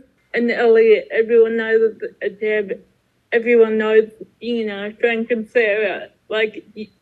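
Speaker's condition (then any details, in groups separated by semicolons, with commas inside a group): Cerebral palsy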